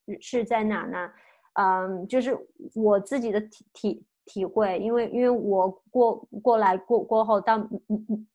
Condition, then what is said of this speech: Stuttering. 就觉得就是我怎么样连话都讲不好，这样的话就反而加重了我自己的口吃。